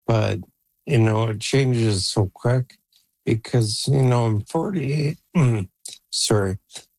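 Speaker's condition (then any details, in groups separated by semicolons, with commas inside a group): ALS; Elon Musk's N1 brain implant, controls computer by thought, among first Canadians to receive it; communicating by computer; voice deteriorating, expects soon to lose speech, computer to speak in banked voice via neuralink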